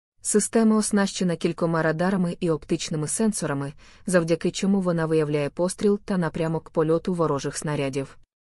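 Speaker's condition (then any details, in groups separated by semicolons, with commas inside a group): No condition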